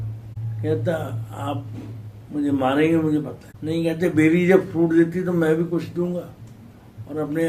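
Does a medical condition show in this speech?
Yes: cerebral palsy.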